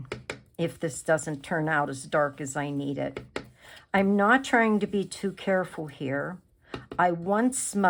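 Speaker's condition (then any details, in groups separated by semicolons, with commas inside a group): No condition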